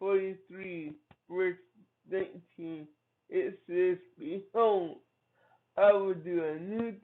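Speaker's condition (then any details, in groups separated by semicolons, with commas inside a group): Cerebral palsy; from birth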